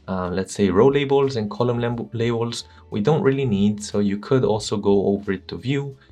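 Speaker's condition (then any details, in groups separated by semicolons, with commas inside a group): No condition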